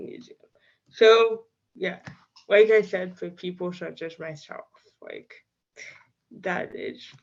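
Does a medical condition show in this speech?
Yes: cerebral palsy.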